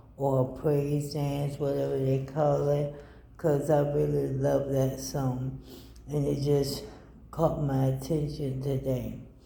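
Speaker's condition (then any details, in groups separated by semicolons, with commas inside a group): ALS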